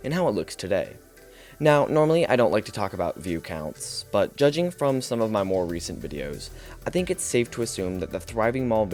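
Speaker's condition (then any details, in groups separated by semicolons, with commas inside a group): No condition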